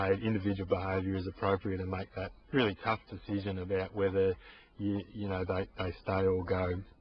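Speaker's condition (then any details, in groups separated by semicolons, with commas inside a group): No condition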